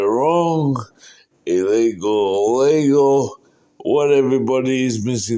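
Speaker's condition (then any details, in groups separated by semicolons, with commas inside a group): Cerebral palsy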